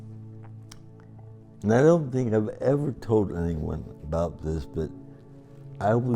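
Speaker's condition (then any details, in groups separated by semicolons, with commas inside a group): Cerebral palsy; from birth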